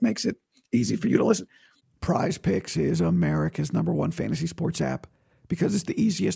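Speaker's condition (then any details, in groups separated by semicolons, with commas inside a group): Vocal cord surgery recovery; voice still sounds bad to new listeners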